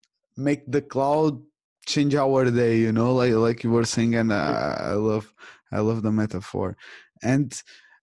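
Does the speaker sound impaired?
No.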